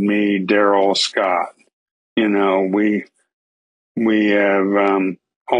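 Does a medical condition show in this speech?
Yes: ALS.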